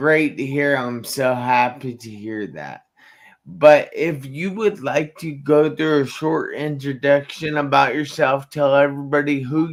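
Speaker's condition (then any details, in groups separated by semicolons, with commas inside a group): Traumatic brain injury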